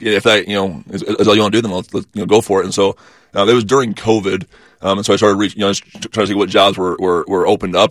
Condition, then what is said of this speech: Stuttering. Throughout your life, you have navigated through life with a stutter.